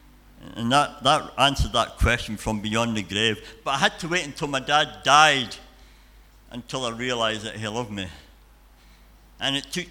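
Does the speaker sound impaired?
Yes: cleft palate and cleft lip.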